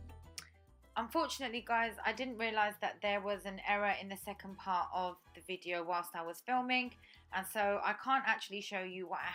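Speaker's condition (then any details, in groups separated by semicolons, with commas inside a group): No condition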